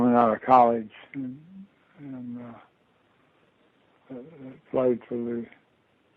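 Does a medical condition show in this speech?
Yes: Parkinson's disease.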